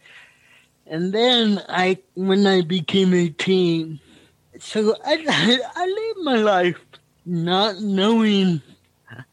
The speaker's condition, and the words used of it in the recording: Cerebral palsy. Well, I'm I'm lucky in that respect because my speaking is um like it's weird.